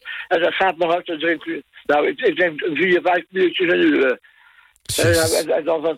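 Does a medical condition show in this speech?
Yes: tongue cancer; smoked from age 14; former smoker, stopped smoking because of the cancer.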